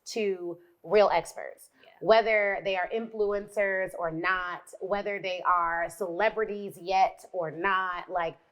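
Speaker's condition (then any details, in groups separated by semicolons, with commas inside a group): No condition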